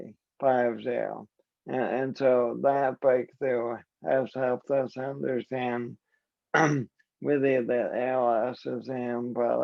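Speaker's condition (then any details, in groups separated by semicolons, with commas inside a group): ALS; voice and hands affected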